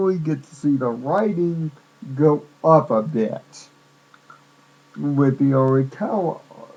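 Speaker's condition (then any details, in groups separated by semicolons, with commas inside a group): Cerebral palsy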